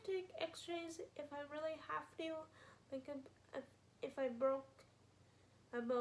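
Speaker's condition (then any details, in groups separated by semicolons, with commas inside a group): Spastic quadriplegic cerebral palsy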